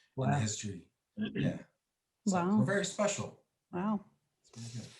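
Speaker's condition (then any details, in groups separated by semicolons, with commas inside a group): No condition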